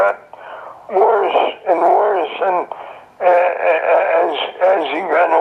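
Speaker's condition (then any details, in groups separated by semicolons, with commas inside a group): Throat cancer; survivor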